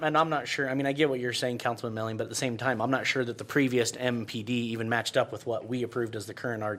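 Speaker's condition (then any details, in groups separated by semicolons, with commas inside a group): No condition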